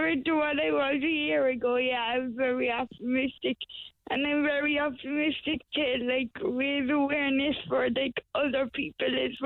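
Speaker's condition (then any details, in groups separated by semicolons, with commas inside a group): Cerebral palsy; recovering from spinal surgery, still in wheelchair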